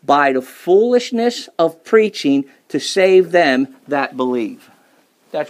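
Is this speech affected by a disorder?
No.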